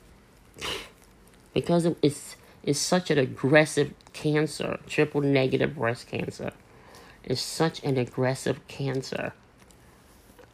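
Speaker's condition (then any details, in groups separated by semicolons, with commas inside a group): Cleft lip and palate; surgically repaired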